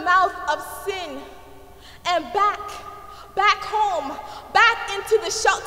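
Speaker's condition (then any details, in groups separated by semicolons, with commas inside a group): No condition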